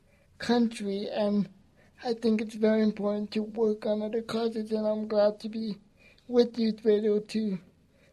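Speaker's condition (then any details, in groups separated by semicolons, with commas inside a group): Cerebral palsy; gentle, calm, strong voice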